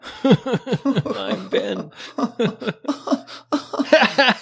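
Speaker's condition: No condition

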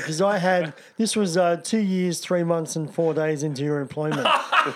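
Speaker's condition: Cleft palate; teeth and braces completed at age 21

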